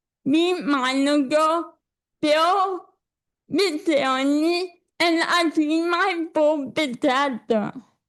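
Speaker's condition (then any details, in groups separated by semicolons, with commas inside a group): Cerebral palsy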